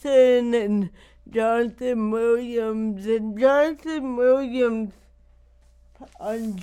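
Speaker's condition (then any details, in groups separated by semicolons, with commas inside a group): Cerebral palsy; especially without yoga or exercise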